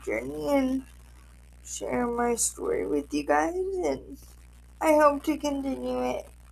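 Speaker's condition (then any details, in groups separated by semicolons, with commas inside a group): Cerebral palsy, spastic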